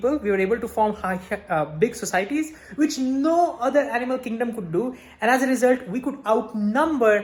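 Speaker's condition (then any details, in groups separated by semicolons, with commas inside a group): No condition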